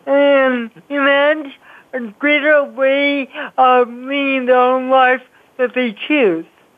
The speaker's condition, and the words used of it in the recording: Cerebral palsy. I disclosed that I had cerebral palsy, so it impacts my ability to move around, to speak, and I'm also partially deaf in my